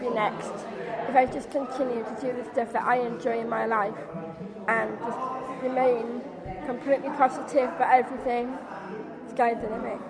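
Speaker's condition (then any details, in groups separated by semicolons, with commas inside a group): Down syndrome; learning disability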